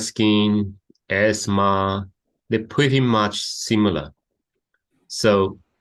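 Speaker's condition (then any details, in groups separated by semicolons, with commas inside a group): No condition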